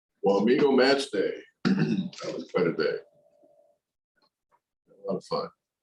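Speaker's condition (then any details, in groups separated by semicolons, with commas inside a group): No condition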